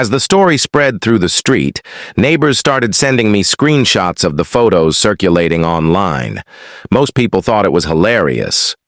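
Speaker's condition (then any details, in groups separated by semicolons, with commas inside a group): No condition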